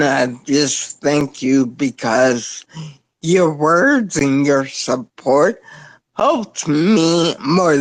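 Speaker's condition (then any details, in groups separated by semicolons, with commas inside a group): Spinocerebellar ataxia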